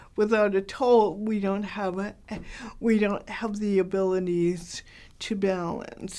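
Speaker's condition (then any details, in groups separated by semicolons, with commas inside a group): Cerebral palsy; very mild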